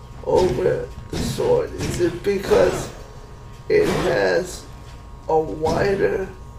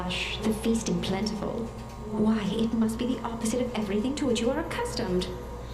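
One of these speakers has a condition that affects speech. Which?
The first: cerebral palsy.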